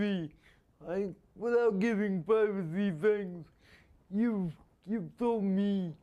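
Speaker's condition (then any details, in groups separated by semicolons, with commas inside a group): Spastic quadriplegia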